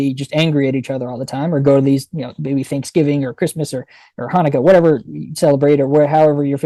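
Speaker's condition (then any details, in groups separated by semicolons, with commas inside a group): No condition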